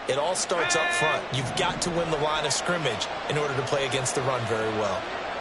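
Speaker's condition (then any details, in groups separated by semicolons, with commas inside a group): No condition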